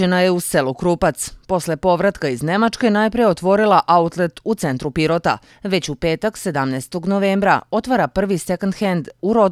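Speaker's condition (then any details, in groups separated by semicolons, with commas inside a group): No condition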